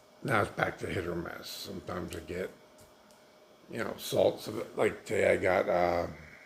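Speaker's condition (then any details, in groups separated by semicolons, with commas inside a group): Multiple sclerosis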